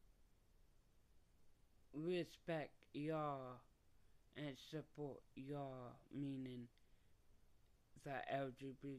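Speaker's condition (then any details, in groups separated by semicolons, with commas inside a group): Mild cerebral palsy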